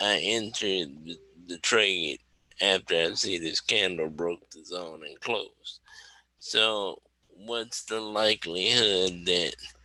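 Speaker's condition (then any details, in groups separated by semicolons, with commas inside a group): Cerebral palsy; wheelchair user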